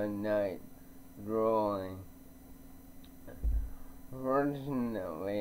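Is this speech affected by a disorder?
Yes: ALS; slurred slow speech, weak tongue, tires talking, swallowing difficulty.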